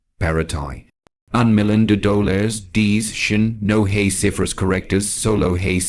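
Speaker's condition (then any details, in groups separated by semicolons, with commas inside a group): No condition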